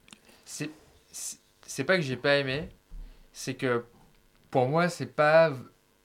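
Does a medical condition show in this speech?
Yes: stuttering; stuttering long experienced as difficult, took eloquence contest for people who stutter 7 years ago; frequent word and syllable repetitions, many fillers and hesitations; here repeated sounds, repeated words.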